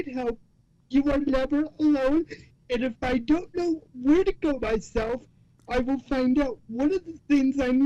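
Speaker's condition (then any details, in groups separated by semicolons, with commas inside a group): Cerebral palsy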